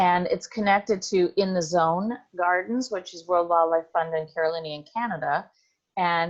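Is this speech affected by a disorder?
No.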